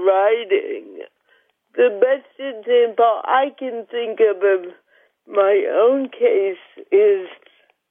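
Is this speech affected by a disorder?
Yes: cerebral palsy; mild; joins by phone.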